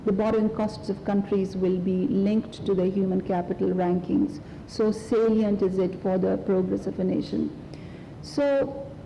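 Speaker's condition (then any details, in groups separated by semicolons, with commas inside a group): No condition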